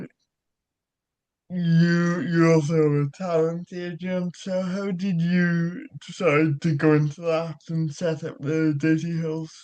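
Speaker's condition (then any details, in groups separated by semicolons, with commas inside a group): Cerebral palsy; childhood surgery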